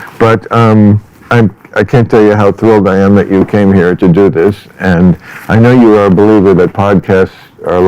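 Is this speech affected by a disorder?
No.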